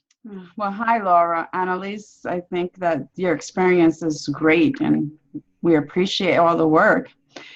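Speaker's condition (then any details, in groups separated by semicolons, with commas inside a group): No condition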